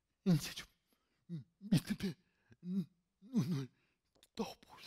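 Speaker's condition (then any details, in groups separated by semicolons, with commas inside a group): Cerebral palsy; fairly severe in childhood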